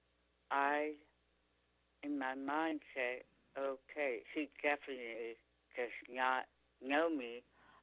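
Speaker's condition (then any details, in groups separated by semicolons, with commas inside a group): Tongue cancer; 3/4 tongue removed by dr. Oxford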